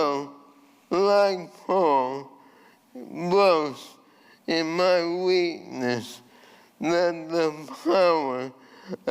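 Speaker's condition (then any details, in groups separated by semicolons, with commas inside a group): ALS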